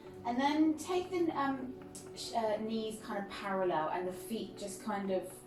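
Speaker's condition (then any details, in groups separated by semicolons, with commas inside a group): No condition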